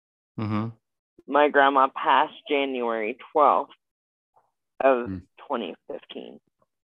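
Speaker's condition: Spastic quadriplegic cerebral palsy; not paralysis

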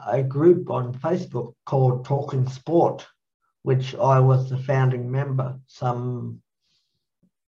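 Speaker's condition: Cerebral palsy, mild

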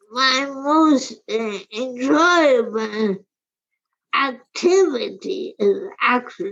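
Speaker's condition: Primary lateral sclerosis; wheelchair use

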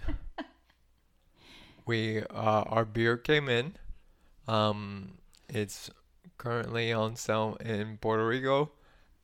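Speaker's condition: ALS; ALS diagnosed at 35, followed by ALS team at Nova, PEG feeding tube, needs assisted toilet transfers

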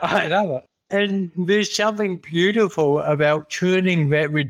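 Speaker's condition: Cerebral palsy; congenital

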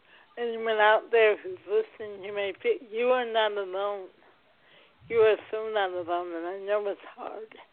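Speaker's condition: Cerebral palsy, mild

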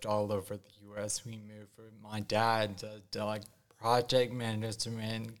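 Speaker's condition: Ataxia after strokes, mild; ataxia with uncoordinated movements and weakness after four strokes, nine brain surgeries, formerly walker and cane; about seven years since strokes, much recovered, more independent, no longer hunched over walker; initially nonverbal, knew only ASL alphabet, improvised signs, now slight speech impediment, not really bad

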